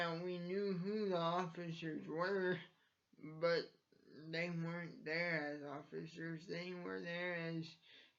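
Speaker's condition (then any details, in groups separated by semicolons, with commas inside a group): Cerebral palsy; from birth, uses wheelchair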